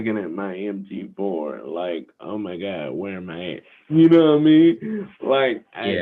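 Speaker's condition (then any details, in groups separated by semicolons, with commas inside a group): Cerebral palsy; wheelchair user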